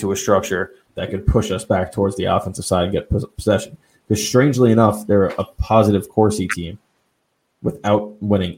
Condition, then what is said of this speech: None; typical speech.